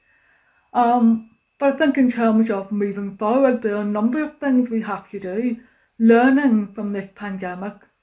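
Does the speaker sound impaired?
Yes: deafness; cannot use telephone; uses live captions during recording, face-to-face video on Teams helps, face masks hinder communication.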